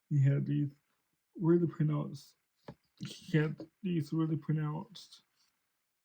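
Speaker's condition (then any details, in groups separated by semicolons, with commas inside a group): Cerebral palsy; since birth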